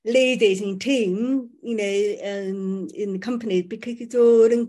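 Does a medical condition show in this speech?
Yes: profoundly deaf, born profoundly deaf.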